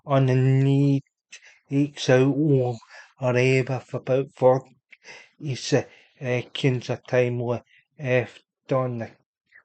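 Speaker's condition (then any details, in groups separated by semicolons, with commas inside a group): Cerebral palsy; unable to walk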